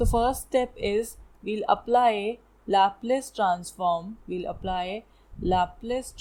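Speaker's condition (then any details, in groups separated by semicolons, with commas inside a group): No condition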